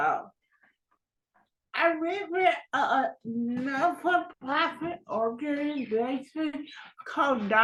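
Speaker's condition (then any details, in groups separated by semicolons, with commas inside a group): Cerebral palsy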